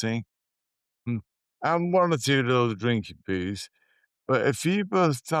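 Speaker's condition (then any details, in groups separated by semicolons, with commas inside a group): Motor neurone disease; slurred speech, dysarthria, increasing difficulty forming words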